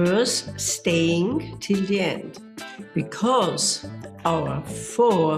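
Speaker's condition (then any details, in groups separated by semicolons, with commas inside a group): No condition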